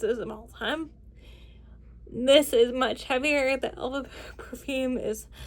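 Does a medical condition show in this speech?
Yes: cerebral palsy, spastic.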